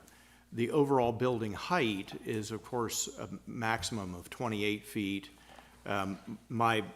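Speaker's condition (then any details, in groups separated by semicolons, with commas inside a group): No condition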